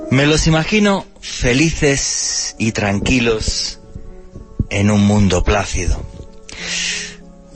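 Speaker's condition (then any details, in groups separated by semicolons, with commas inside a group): No condition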